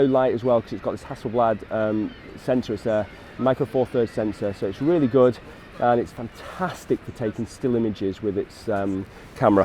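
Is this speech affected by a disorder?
No.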